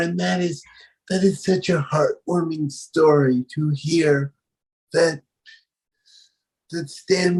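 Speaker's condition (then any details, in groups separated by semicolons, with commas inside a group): Cerebral palsy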